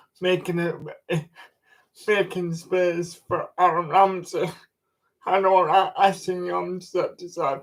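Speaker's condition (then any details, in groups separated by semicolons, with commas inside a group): Cerebral palsy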